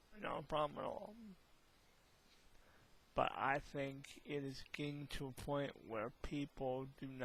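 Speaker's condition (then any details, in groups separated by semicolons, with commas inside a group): Hemiplegic cerebral palsy; past speech impediment, largely fixed by speech therapy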